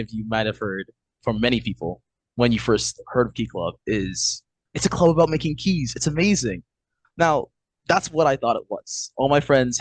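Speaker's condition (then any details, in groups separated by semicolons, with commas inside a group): No condition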